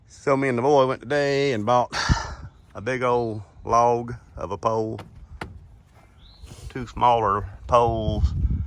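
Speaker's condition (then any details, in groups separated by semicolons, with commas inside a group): No condition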